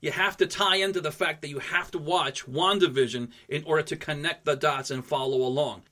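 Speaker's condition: No condition

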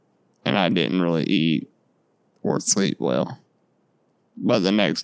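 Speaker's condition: Duchenne muscular dystrophy; lifelong

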